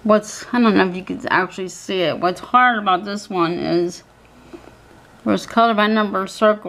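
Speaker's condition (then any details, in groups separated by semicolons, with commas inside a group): Cerebral palsy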